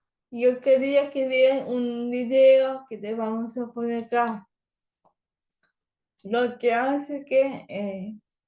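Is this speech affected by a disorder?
Yes: cerebral palsy.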